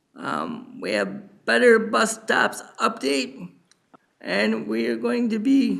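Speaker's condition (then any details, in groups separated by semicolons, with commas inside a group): Cerebral palsy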